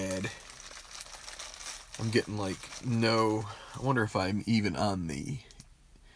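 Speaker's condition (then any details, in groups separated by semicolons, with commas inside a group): No condition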